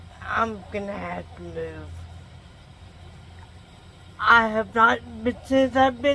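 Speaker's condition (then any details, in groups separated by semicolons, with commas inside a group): Traumatic brain injury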